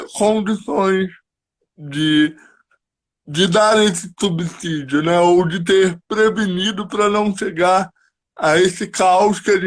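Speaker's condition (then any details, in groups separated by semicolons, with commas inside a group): Cerebral palsy; cognition preserved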